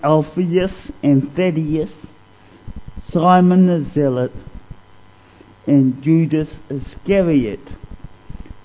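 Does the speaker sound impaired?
Yes: cerebral palsy; discovered at age 2.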